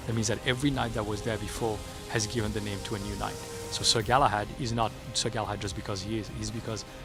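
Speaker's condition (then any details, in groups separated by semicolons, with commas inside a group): No condition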